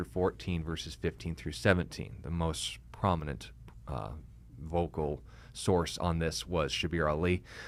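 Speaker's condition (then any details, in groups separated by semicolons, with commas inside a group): No condition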